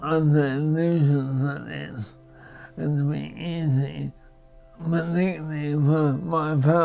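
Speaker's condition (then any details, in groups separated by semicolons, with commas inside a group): Primary lateral sclerosis (MND), PLS; very slow progressing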